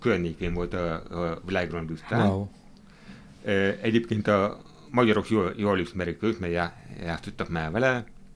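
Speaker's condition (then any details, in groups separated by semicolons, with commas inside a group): Hearing impairment; hard of hearing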